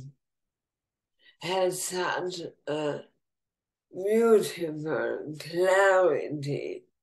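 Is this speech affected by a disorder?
Yes: ALS, bulbar form, bulbar onset.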